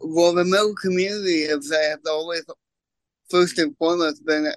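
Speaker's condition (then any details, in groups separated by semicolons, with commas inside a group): Cerebral palsy; congenital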